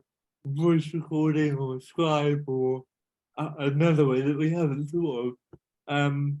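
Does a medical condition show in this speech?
Yes: cerebral palsy.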